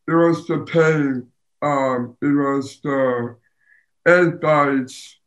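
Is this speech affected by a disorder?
Yes: Down syndrome; open-heart surgery, four major reconstructive ear surgeries at 17-18, ear canal problems, walked at four; speech sometimes needs translating by father, words hard to understand.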